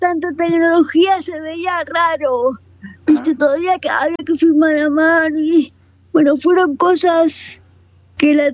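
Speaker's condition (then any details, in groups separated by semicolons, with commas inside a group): Cerebral palsy, quadriparesis; wheelchair user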